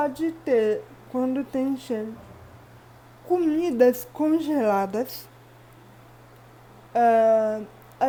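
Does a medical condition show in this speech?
Yes: cerebral palsy.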